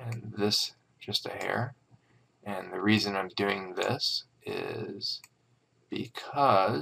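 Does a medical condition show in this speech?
No.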